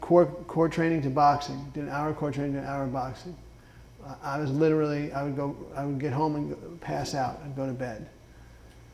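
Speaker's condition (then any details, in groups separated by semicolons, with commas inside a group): Parkinson's disease; Rock City Boxing with voice component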